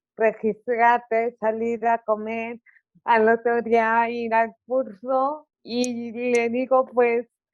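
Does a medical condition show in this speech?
Yes: cerebral palsy; articulation affected.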